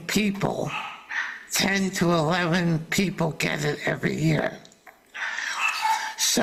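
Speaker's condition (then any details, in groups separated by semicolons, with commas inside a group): Salivary duct carcinoma surgery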